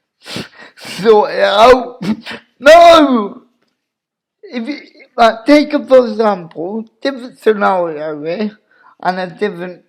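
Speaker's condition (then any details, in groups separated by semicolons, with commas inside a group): Cerebral palsy; wheelchair user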